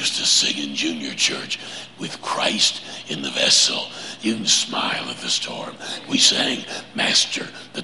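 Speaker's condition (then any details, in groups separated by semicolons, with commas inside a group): Laryngeal cancer; PET scans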